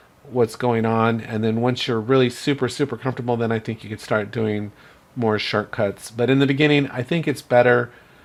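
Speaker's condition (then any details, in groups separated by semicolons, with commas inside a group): No condition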